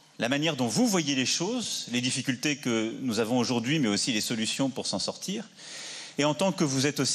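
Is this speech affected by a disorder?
No.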